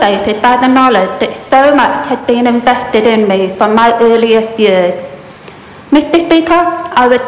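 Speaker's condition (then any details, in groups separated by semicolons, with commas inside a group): Profound deafness; profound deafness since early childhood, found at 2.5 years by kindergarten teachers, large hearing aids in body harness; without speech at 2.5 years, mother taught basic speech before school, Mary Hare School for deaf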